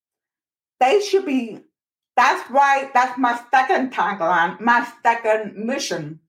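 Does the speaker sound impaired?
Yes: profoundly deaf, born profoundly deaf; profound deafness from birth, wears bionic ear, uses captioning and relay services; speaks rather than signs, cannot hear to talk on phone, uses texting instead.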